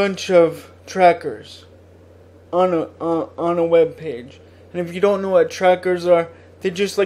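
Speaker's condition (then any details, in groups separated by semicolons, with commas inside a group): Cerebral palsy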